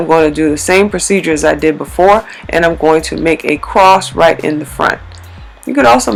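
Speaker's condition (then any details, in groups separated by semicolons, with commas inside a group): No condition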